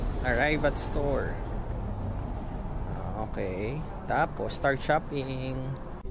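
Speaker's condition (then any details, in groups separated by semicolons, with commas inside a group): No condition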